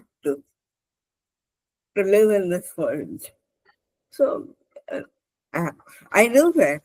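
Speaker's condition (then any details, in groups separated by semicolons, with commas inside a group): Cerebral palsy; spastic left hand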